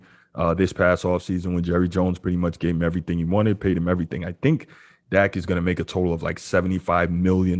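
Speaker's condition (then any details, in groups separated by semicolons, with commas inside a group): No condition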